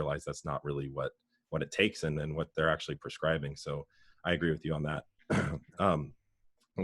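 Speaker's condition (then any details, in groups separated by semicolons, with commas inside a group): No condition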